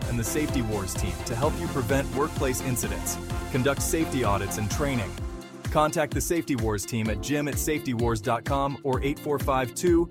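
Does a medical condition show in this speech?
No.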